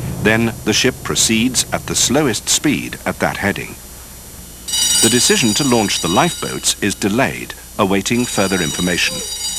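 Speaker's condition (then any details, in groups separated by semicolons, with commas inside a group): No condition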